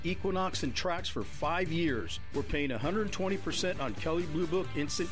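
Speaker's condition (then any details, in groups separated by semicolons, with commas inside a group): No condition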